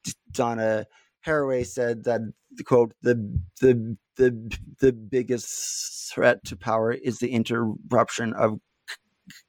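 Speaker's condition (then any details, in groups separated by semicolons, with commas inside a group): Stuttering; not stuttering much during this interview; little stuttering currently; repeated words, prolonged sounds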